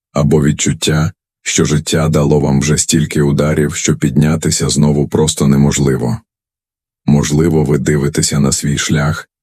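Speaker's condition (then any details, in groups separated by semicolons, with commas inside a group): No condition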